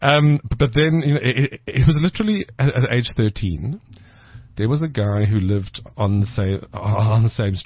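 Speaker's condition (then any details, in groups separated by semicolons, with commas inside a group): Stutter; stutter since childhood, bad in youth with strong fear of speaking, shy, later gained confidence; stuttering during interview, more on arrival, more relaxed later; worse under stress, less when relaxed, past fear made him avoid words when ordering; repeated sounds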